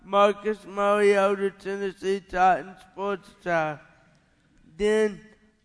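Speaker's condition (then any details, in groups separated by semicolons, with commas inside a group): Cerebral palsy; caused by parents' lifestyle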